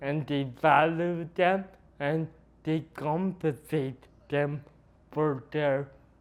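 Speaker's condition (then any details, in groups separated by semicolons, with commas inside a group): Cerebral palsy; noticeably atypical speech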